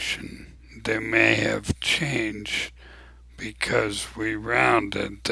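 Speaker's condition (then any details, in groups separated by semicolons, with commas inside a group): ALS; abnormally slow voice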